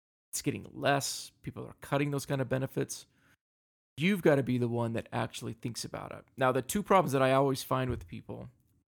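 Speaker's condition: No condition

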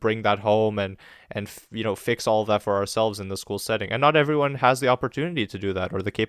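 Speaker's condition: No condition

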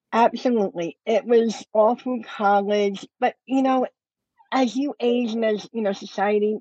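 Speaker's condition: Cleft lip and palate; congenital

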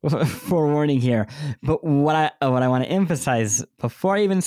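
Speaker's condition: Cleft lip and palate; bandaged

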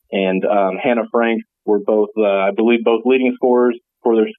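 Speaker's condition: No condition

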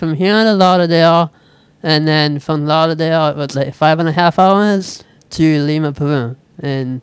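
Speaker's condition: Speech impediment; Google translator voice input once misrecognized speech, switched to typing instead

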